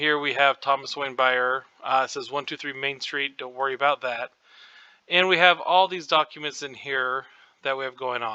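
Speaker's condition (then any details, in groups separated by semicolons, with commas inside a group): No condition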